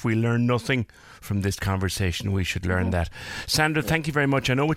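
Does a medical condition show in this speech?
No.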